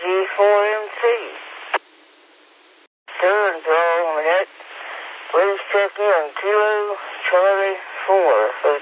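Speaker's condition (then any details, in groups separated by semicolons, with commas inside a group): Speech impediment; long hard battle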